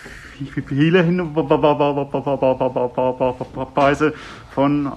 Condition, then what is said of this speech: Stuttering. Das Stottern tut auch manchmal im Hals weh, insbesondere wenn ich zum Beispiel eine Blockade